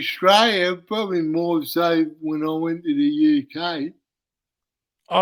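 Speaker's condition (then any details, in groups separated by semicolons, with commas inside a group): Cerebral palsy; uses wheelchair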